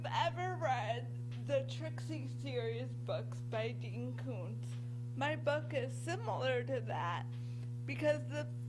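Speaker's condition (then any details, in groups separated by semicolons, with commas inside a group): Cerebral palsy; from birth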